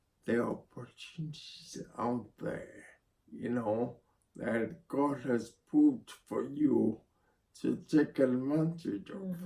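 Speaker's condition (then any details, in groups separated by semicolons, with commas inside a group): Spinocerebellar ataxia (sca7)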